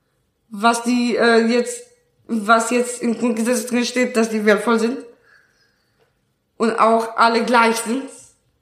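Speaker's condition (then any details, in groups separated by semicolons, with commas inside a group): Down syndrome; trisomy 21, extra copy of chromosome 21, present from birth, now 20 years old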